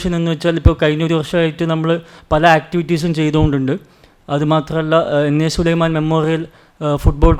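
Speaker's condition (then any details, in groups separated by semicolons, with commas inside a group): No condition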